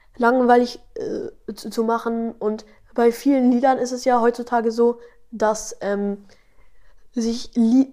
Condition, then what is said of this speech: Stuttering. Aber bei Melodien äh, äh, wenn ich singe, dann stotter ich gar nicht.